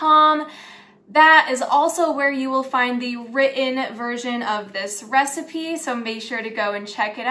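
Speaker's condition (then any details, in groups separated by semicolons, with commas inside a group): No condition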